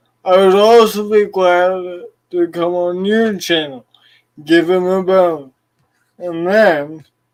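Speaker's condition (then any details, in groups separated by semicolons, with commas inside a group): Cerebral palsy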